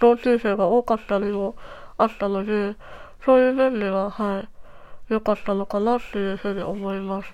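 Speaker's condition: Treacher Collins syndrome, cleft palate

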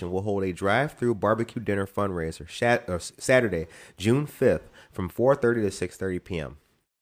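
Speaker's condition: No condition

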